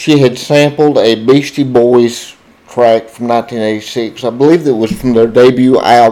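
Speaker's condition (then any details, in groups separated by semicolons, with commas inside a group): Cerebral palsy, spastic diplegia; needs help with many things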